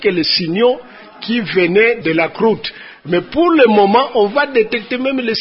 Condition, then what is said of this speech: None; typical speech.